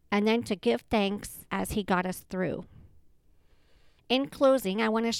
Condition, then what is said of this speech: Cleft palate. That surgery was successful and I finally sounded normal when I talked and had the ability to use a straw, blow up a balloon, and whistle for the first time.